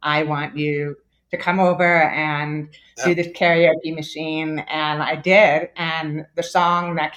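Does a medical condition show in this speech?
Yes: deafness; two cochlear implants after Esteem battery died at 10 years, permanently deaf without them.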